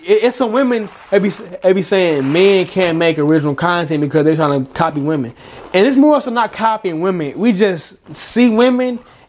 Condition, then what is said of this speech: Stuttering. At a party, so I know I be stuttering and shit, right?